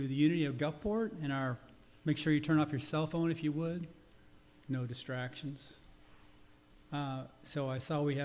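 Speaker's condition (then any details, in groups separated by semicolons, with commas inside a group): No condition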